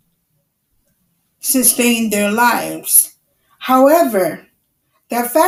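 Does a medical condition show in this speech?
Yes: cerebral palsy; wheelchair user.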